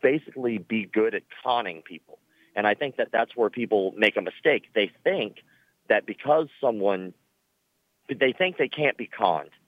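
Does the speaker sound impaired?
Yes: cleft lip and palate; born with cleft lip and palate.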